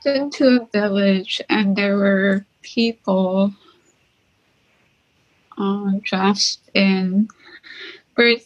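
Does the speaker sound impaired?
Yes: tracheostomy; facial disfigurement from gunshot wound in suicide attempt at 16, mask worn over 20 years; still has tracheostomy tube, makes running very difficult, once ice plug in tube mid-run.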